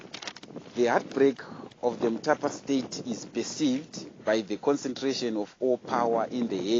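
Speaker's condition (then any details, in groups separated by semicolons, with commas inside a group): No condition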